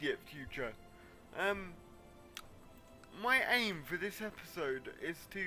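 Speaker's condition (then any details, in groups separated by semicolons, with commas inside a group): Cerebral palsy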